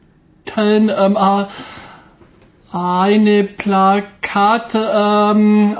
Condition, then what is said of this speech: Stuttering. Ich bin eigentlich immer mit dem Stottern konfrontiert, hätte ich jetzt mal gesagt.